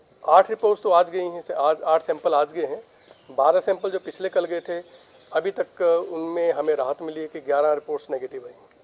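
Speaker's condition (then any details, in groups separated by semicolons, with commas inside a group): No condition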